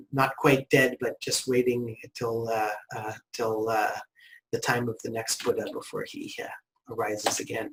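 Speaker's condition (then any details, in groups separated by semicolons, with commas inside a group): No condition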